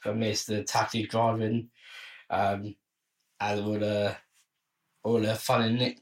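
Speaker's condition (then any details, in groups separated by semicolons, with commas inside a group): Down syndrome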